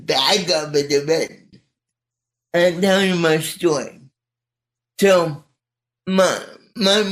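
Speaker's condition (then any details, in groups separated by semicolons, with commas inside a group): Cerebral palsy; speech not affected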